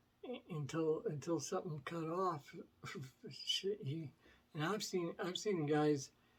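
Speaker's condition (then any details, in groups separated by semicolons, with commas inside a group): Myasthenia gravis; affects two fingers; few years since diagnosis, finger use regained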